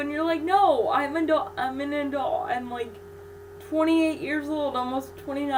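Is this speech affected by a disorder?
Yes: cerebral palsy; infant ventilator.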